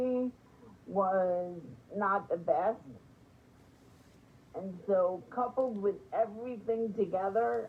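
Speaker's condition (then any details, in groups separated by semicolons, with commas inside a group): Spastic quadriplegic cerebral palsy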